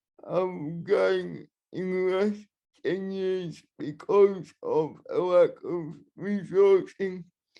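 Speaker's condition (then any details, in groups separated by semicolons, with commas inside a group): Cerebral palsy, spastic and dyskinetic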